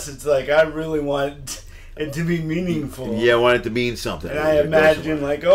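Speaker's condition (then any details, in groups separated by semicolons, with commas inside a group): Cerebral palsy; present since birth; lifelong atypical speech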